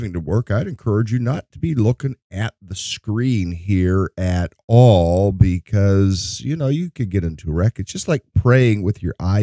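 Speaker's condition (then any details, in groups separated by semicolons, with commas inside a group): No condition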